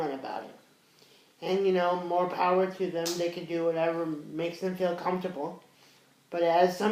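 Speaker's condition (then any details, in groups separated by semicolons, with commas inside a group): Cerebral palsy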